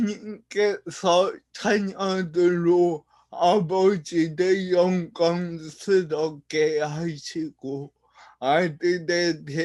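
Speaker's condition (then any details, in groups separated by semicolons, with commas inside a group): Brain lesion disability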